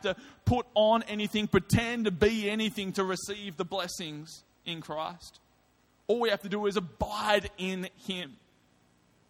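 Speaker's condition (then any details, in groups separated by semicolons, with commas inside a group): No condition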